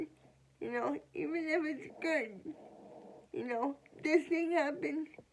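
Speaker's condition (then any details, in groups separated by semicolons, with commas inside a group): Cerebral palsy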